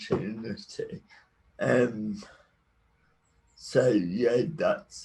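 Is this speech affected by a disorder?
Yes: cerebral palsy.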